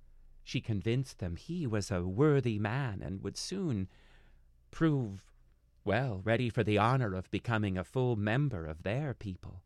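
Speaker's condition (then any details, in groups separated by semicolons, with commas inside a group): No condition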